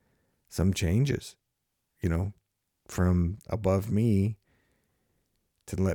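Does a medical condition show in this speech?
No.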